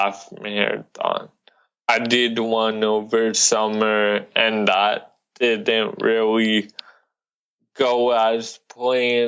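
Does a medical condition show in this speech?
Yes: cerebral palsy.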